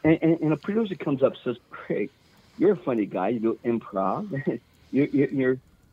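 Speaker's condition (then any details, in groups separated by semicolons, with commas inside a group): Stutter; stutter since birth, therapists, marbles in mouth, needles, stuttered even singing, cannot totally lose it; mild stutter, host notes little stuttering, still noticeable to listeners; sound likened to Robin Williams apart from the stutter; repeated words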